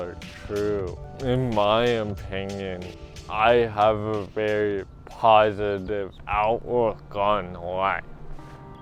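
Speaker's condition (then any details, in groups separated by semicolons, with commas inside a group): Cerebral palsy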